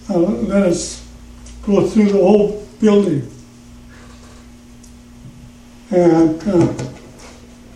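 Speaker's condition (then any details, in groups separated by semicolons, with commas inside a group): Parkinson's; trouble in the throat when speaking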